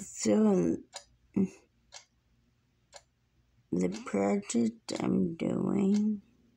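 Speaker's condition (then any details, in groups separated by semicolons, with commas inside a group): Muscular dystrophy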